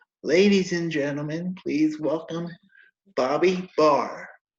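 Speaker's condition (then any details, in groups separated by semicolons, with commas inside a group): Cerebral palsy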